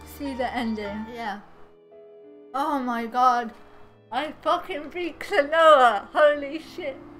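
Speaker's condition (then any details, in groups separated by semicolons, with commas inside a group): Cerebral palsy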